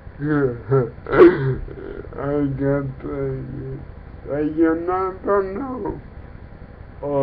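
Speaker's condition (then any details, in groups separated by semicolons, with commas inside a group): Cerebral palsy; affects speech, talks differently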